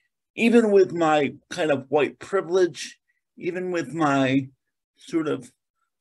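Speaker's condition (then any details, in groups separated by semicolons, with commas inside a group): Cerebral palsy; mainly lower limbs affected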